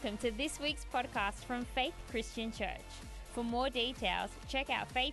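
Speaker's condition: No condition

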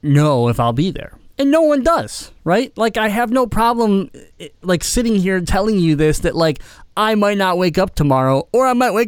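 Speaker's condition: Cleft palate; congenital cleft palate

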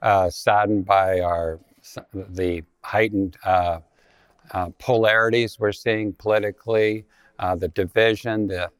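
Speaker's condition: No condition

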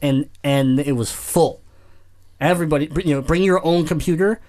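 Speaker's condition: Cleft palate; multiple childhood procedures at Children's Hospital

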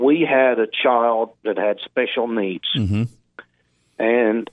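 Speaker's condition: No condition

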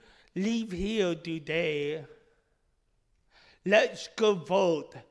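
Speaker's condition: Speech impediment; initially misdiagnosed

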